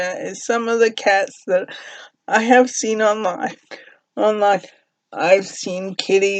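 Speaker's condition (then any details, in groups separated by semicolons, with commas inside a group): Cerebral palsy; uses a cane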